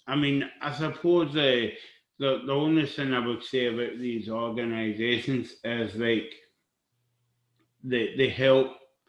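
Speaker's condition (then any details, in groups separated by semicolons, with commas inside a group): Cerebral palsy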